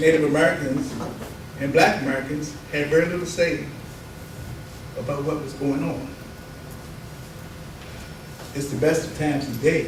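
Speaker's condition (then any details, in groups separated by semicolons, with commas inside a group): No condition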